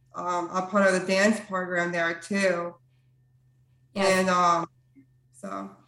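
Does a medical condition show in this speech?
Yes: Down syndrome.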